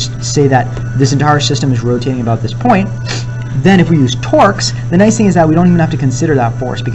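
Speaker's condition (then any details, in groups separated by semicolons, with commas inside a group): No condition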